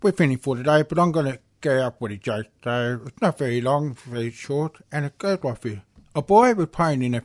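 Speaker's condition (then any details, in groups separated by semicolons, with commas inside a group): Hearing loss with cochlear implants; right implant 10-11 years ago, left 2-3 years later, 4-hour operation, dead hair cells, formerly hearing aids; asks others to speak slowly, struggles when people talk quickly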